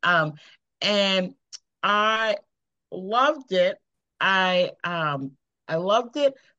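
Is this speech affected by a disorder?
Yes: aphasia after stroke; trouble with mental arithmetic, walking difficulty after stroke; over a year since stroke; fluent with frequent 'you know' fillers, restarts, trailing unfinished sentences.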